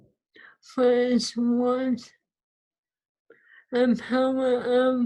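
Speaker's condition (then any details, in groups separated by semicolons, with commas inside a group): ALS; swallowing lost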